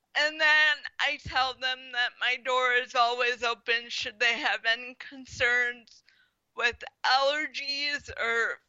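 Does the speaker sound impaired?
Yes: spastic quadriplegic cerebral palsy; diagnosed at one year, believed caused by stroke shortly after birth, power wheelchair, walks with walker.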